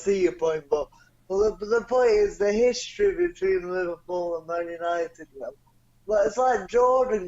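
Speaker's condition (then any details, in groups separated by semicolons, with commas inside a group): Cerebral palsy; non-progressive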